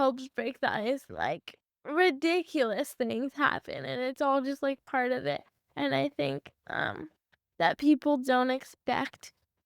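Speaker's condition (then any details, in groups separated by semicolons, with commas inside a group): Cerebral palsy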